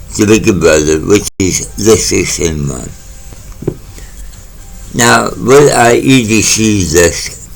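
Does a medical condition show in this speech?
Yes: mouth cancer.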